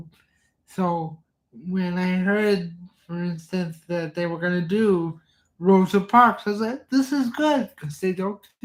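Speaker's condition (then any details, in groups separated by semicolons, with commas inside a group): Cerebral palsy; from birth, cannot type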